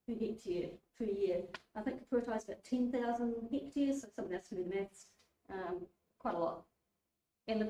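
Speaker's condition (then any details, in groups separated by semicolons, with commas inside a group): No condition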